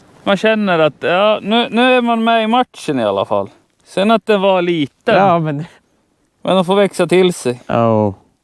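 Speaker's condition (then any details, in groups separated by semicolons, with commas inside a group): No condition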